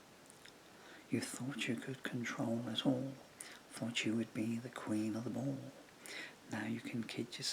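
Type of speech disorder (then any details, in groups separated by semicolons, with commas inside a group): Bulbar dysarthria; progressive bulbar palsy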